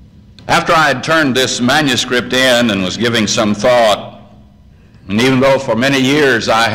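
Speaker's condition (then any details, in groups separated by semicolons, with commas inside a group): No condition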